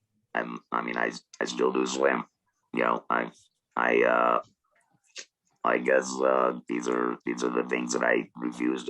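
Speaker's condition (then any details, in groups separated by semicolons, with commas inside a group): Laryngectomy, oesophageal; esophageal speech when without usual speech device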